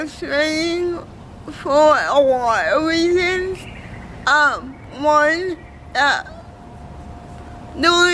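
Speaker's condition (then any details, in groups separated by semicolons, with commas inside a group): Cerebral palsy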